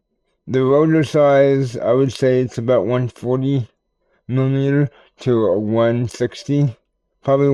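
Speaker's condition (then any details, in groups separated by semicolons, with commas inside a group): Cerebral palsy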